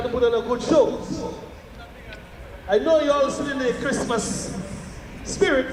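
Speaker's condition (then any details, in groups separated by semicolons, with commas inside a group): No condition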